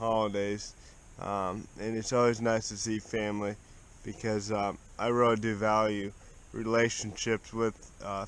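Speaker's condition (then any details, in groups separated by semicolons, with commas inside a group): Cerebral palsy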